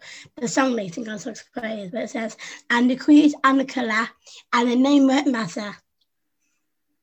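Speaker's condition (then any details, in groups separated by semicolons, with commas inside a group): Down syndrome; congenital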